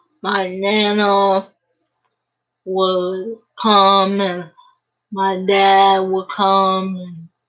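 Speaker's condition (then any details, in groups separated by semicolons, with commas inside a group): Cerebral palsy; uses a wheelchair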